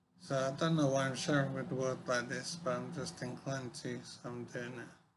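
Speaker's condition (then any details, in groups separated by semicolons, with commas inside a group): Brain injury; severe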